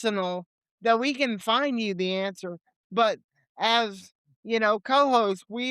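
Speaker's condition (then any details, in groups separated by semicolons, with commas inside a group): Cerebral palsy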